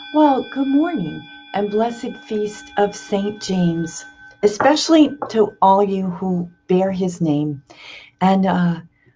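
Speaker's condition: No condition

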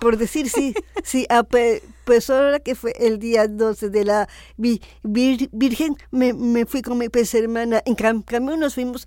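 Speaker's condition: Down syndrome; adult woman

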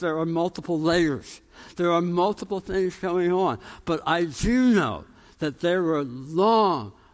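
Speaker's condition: Tongue cancer, jaw reconstruction, osteonecrosis of jaw after radiation; jaw transplant in Miami

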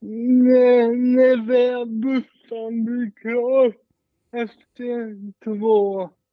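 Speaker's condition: Cerebral palsy, mild

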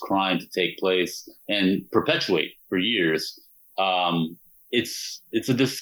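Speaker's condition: No condition

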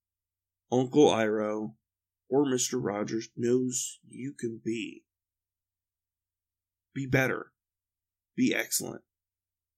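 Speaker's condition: No condition

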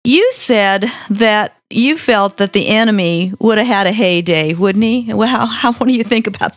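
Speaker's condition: No condition

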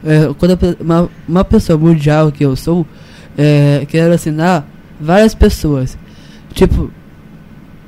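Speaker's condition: Down syndrome; 18 years old, turning 19

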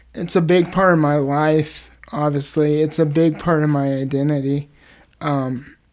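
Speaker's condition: Cerebral palsy, spastic

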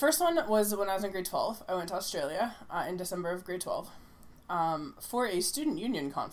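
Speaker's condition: No condition

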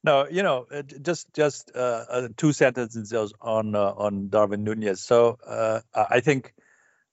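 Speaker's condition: No condition

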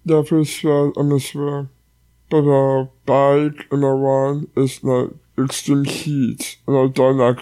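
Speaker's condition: Down syndrome; congenital, surgeries in early childhood; almost 21 years old; father repeatedly prompts to speak up

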